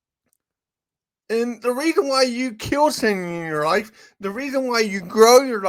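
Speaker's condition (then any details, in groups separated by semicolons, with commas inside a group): Cerebral palsy; from birth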